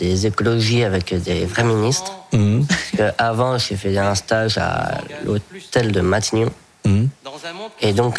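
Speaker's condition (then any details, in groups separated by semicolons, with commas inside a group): Trisomy 21; gave a speech on inclusion at the European Parliament, answers questions live on air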